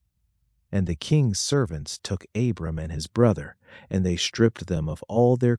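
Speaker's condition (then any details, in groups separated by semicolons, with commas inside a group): No condition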